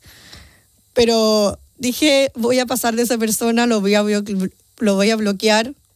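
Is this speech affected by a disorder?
Yes: Down syndrome; genetic condition present from birth, about 30 years since onset; described by host as great communicator with tremendous ease and confidence.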